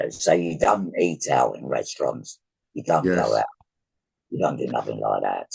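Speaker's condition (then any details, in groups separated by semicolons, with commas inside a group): Laryngectomy for laryngeal cancer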